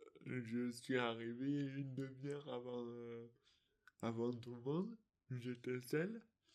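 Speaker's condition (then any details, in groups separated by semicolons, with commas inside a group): Dystonia; articulation difficulties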